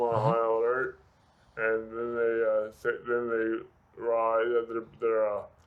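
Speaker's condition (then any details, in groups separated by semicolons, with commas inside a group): Severe brain injury; speech affected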